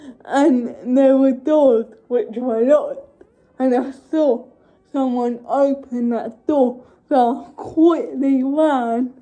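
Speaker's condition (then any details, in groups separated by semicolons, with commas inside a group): Cerebral palsy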